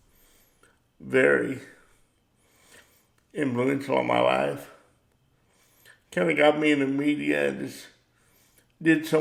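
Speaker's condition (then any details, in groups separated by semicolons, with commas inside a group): Cerebral palsy; power wheelchair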